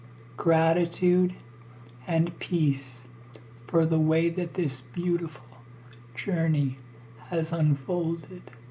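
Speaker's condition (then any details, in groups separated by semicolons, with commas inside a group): ALS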